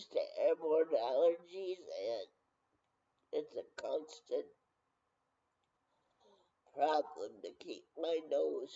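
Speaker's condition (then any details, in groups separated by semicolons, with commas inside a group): Brain injury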